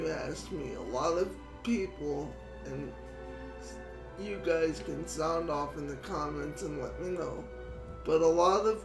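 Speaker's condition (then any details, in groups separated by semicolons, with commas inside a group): Cerebral palsy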